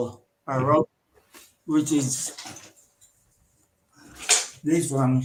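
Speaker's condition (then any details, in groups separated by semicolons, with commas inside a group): Cerebral palsy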